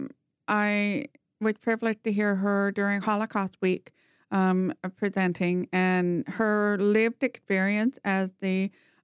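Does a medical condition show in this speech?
Yes: profound hearing loss, congenital, bilateral; talks very well despite profound hearing loss, did not talk until age four.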